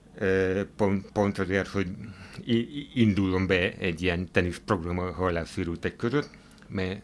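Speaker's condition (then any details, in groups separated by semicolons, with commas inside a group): Hearing impairment, hard of hearing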